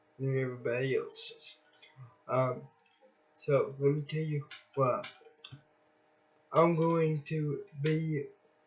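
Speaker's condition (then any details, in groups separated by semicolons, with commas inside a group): Cerebral palsy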